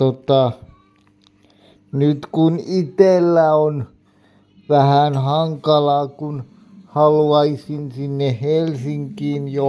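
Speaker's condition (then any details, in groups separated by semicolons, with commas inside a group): Cerebral palsy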